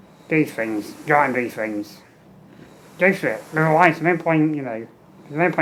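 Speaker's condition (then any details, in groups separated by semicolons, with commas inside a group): Muscular dystrophy; wheelchair user, tracheostomy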